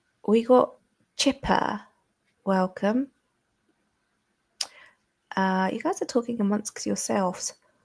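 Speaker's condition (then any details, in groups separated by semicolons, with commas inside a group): No condition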